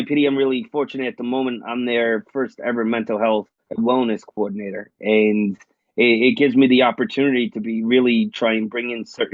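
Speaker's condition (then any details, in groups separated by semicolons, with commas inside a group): No condition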